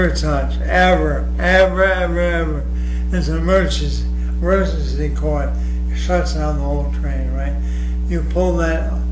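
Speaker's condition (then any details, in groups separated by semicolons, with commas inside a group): ALS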